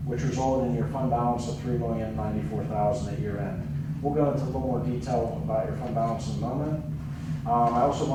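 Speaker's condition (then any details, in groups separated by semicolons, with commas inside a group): No condition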